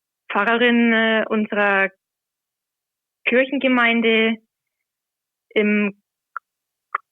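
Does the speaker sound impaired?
Yes: stuttering; covert stuttering for many years, aware from about age 10, hidden until 21; openly stuttering, regularly reads scripture aloud in church since January last year, nervous beforehand; not stutter-free when reading aloud, anticipates difficult words in advance, avoided words, trouble with t-words; here prolonged sounds, blocks.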